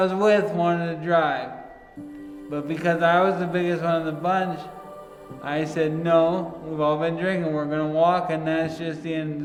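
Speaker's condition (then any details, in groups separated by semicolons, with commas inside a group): Traumatic brain injury; struck by vehicle, upper-body paralysis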